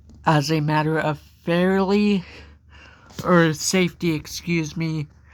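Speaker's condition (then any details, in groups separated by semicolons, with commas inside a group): Cerebral palsy; from birth, walks with walker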